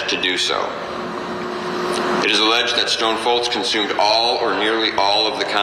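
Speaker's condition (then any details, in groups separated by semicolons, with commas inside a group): No condition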